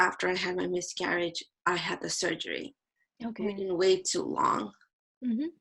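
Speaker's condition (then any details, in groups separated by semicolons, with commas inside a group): No condition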